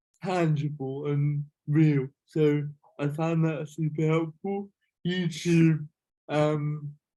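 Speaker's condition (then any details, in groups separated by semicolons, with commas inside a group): Cerebral palsy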